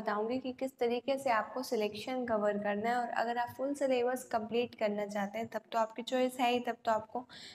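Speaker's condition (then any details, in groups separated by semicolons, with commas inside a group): No condition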